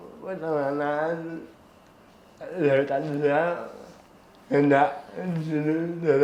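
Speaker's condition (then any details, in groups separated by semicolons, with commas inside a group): Cerebral palsy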